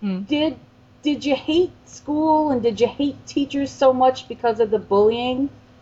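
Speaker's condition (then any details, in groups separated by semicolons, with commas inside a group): No condition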